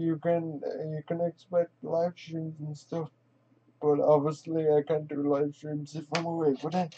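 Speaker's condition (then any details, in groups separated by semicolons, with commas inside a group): Quadriplegic cerebral palsy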